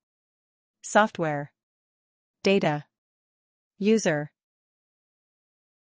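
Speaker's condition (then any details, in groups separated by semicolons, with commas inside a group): No condition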